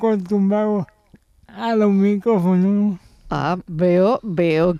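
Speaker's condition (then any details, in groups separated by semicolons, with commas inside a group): Cerebral palsy; needs ongoing support, helped daily by sister and Aspace Sevilla association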